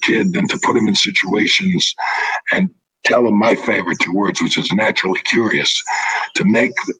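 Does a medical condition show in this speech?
Yes: throat cancer, vocal cords removed; throat cancer from 1996, 63 surgeries under general plus about 100 in office; no voice for about five years after vocal cord removal, now partial voice.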